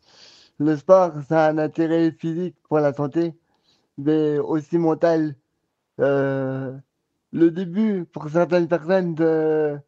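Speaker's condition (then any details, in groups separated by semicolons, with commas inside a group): Cerebral palsy; round-the-clock personal assistants, sophrology, pool and osteopathy sessions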